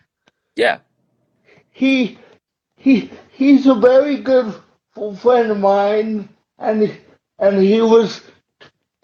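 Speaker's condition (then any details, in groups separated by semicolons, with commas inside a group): Cerebral palsy; uses wheelchair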